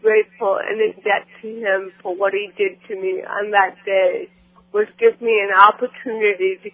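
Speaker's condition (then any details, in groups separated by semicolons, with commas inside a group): Cerebral palsy; neonatal cyanosis or pneumonia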